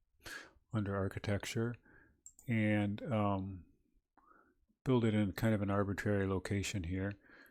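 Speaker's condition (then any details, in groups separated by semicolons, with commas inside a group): No condition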